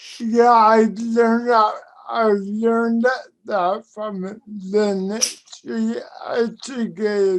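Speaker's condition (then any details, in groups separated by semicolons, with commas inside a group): Cerebral palsy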